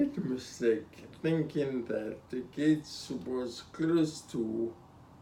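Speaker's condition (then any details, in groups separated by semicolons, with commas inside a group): Spinocerebellar ataxia (sca7)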